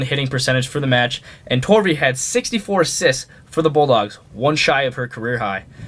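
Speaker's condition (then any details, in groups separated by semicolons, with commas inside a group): No condition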